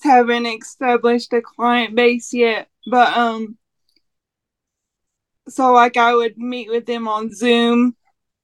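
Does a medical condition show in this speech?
Yes: cerebral palsy; no speech dictation software at present, would like to have it.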